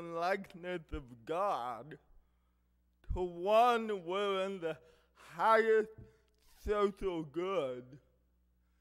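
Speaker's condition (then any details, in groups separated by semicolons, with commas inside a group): Cerebral palsy; speech affected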